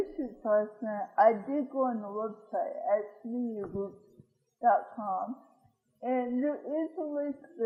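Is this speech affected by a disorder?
Yes: cerebral palsy.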